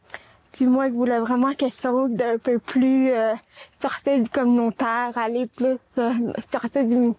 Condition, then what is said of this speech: Cerebral palsy. Et aussi, j'ai un trouble de langage parole dû à la paralysie cérébrale.